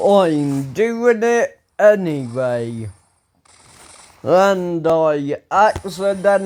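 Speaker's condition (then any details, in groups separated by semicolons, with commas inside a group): Ataxia; speech recently worse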